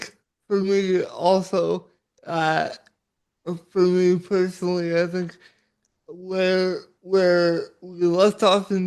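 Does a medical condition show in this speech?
Yes: cerebral palsy.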